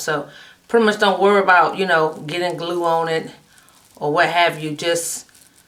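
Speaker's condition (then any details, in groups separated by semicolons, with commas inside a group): No condition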